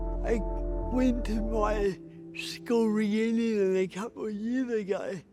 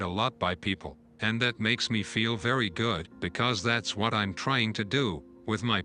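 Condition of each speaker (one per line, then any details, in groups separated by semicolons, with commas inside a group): Cerebral palsy; right hand slower, less controlled
No condition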